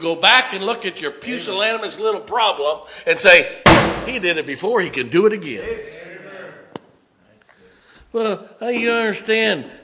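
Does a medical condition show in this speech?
No.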